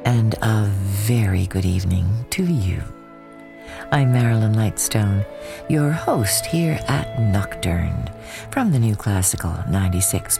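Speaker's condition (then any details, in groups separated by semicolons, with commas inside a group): No condition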